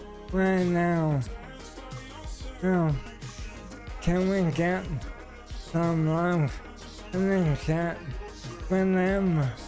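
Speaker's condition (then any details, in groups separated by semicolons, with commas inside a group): ALS; stem cell treatment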